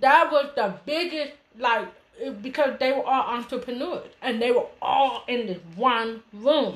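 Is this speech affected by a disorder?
Yes: hearing loss; 80% hearing loss from birth, umbilical cord around neck, red hearing aids, taught Signing Exact English; hears and speaks well, understands sign language, signs less fluently.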